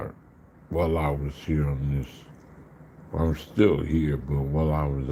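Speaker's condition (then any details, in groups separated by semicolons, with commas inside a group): Slurred speech; still slurs words occasionally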